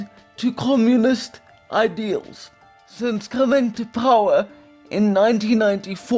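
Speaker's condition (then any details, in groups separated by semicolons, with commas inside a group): Quadriplegic cerebral palsy, severe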